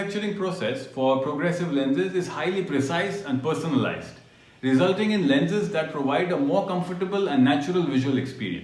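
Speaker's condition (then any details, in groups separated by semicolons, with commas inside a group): No condition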